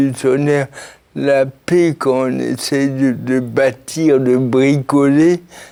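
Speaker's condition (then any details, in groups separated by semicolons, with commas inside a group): Cerebral palsy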